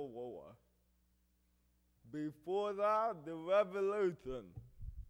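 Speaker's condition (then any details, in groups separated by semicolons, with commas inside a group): Cerebral palsy; affects hearing and speech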